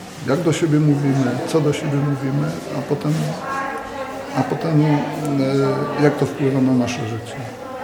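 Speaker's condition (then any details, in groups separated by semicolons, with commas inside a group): No condition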